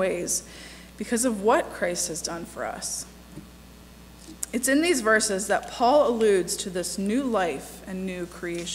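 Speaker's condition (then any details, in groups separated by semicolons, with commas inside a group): No condition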